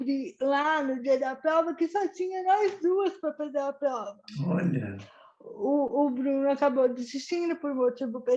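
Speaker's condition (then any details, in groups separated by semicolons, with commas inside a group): Cerebral palsy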